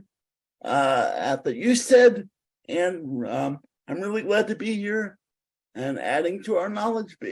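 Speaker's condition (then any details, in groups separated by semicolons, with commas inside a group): Cerebral palsy; spastic type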